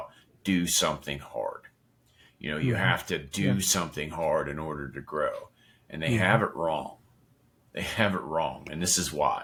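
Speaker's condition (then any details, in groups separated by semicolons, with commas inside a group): No condition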